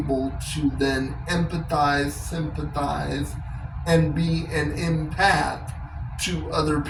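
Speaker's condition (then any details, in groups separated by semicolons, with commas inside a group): Cerebral palsy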